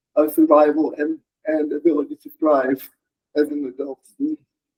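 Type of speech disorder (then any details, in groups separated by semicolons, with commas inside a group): Dysarthria; cerebral palsy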